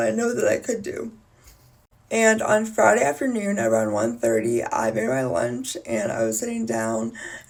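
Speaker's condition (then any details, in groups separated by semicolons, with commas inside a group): Cerebral palsy; spasms; age 26, recent hip replacement, hip dislocation, physical therapy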